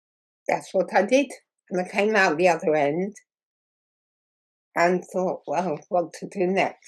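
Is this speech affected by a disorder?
Yes: muscular dystrophy.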